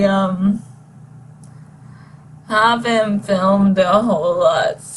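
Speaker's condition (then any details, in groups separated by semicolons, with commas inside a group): ALS; no ventilator needed yet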